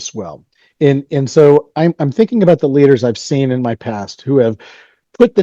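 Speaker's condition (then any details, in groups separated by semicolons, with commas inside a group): No condition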